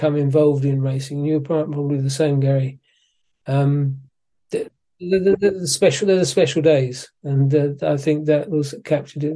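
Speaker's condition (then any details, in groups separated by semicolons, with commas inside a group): Parkinson's disease; physiotherapy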